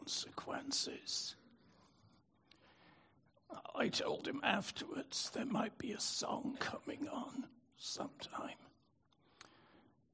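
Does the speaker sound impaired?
Yes: spasmodic dystonia; affected voice, likened to Robert Kennedy Jr.'s voice.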